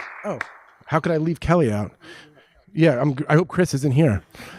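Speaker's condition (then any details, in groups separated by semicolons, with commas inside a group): No condition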